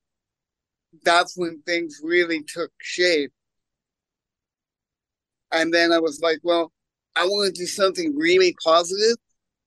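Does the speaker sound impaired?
Yes: cerebral palsy; congenital, lack of oxygen at birth, stroke-like state, left side of body, walks unassisted with limp; pulled groin muscle in bowling league, cannot walk, uses walker, band helps on and off stages.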